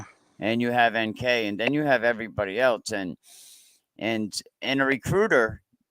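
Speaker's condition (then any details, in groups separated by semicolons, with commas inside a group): No condition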